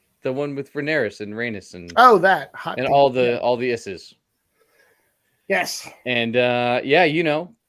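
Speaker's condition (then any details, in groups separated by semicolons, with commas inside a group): No condition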